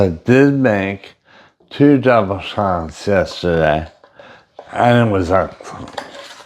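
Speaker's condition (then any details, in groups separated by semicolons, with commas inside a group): Brain injury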